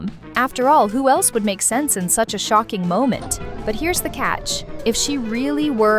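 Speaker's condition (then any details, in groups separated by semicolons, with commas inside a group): No condition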